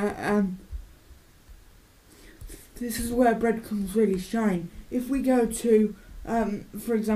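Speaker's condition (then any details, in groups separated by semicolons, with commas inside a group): Cerebral palsy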